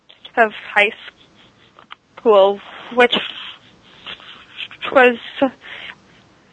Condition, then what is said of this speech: Stuttering. I still stutter on the first word, like on set of a new sentence, but once I start talking, it's rare that I stutter at all, really.